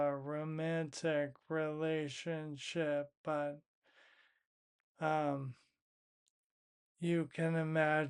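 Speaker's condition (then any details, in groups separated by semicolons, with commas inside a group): Primary lateral sclerosis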